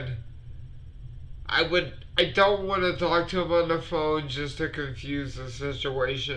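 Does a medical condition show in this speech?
Yes: multiple sclerosis.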